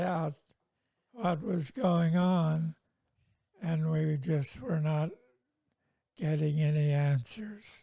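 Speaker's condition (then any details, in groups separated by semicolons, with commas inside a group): Multiple sclerosis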